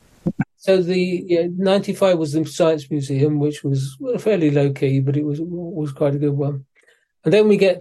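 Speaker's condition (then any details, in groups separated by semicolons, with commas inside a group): Parkinson's disease; physiotherapy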